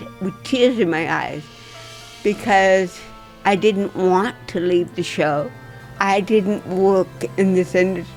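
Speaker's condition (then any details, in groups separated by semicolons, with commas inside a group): Cerebral palsy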